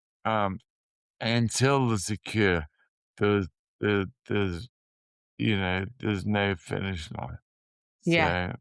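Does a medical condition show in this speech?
Yes: motor neurone disease.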